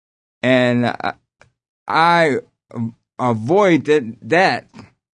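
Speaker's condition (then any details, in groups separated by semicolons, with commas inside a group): Aphasia after strokes; aphasia caused by multiple strokes; attended speech services, singing suggested by doctor as therapy, aphasia persists but singing helps coping; stuttering after strokes, had to repeat everything, impediment not heard when singing, less noticeable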